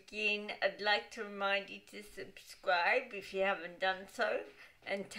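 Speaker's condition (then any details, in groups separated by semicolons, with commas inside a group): Dystonic cerebral palsy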